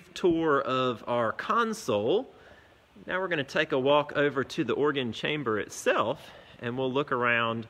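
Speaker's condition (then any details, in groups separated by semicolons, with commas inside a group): No condition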